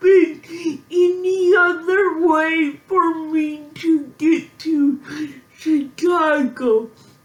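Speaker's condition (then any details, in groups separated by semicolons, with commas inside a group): Physical speech impairment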